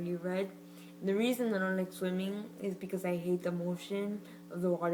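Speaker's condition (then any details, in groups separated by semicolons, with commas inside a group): Cerebral palsy; from birth, premature; occupational, physical and speech therapy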